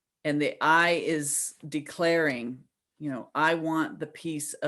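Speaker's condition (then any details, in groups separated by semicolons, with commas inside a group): No condition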